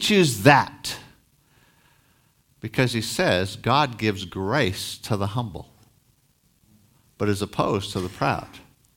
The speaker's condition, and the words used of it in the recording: None; typical speech.